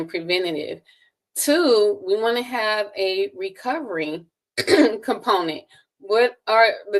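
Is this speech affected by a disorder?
No.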